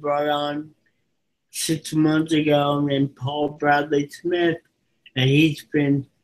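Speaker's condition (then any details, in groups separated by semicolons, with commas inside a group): Cerebral palsy; from birth, physical disability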